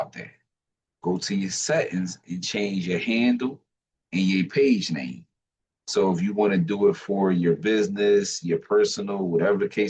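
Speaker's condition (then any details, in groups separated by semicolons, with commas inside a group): No condition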